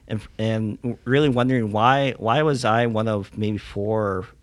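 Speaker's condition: Cleft lip and palate; congenital

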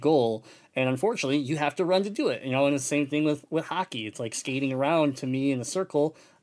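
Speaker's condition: Cleft palate; congenital cleft palate

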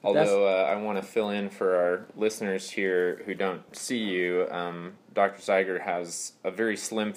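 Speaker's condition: No condition

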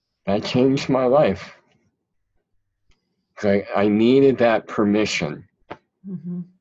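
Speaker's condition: Cleft palate; present since childhood

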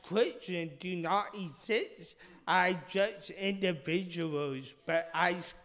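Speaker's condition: Speech impediment; initially misdiagnosed

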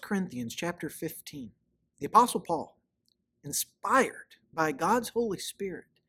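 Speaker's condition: No condition

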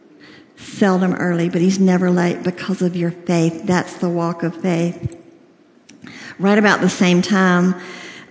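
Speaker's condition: Cleft lip and palate, severe

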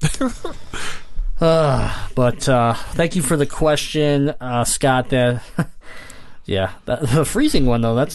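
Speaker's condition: Cleft palate; congenital

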